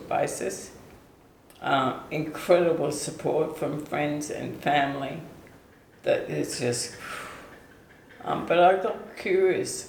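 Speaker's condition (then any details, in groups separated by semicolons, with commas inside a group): ALS/MND; onset foot drop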